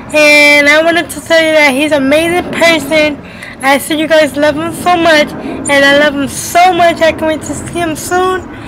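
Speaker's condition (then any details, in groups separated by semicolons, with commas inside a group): Cerebral palsy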